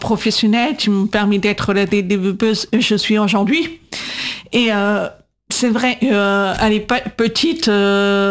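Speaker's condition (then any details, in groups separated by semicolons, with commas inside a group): Deaf from birth; congenital deafness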